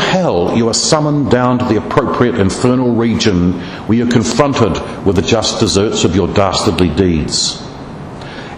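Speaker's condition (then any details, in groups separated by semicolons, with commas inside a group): No condition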